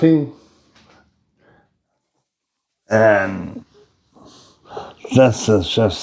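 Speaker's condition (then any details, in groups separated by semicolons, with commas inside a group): Brain injury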